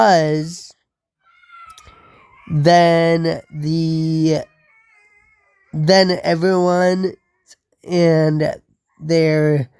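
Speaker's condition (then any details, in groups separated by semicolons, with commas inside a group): Cerebral palsy; from birth, walks with walker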